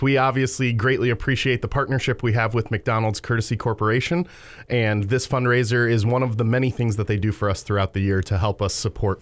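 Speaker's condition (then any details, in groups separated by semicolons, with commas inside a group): No condition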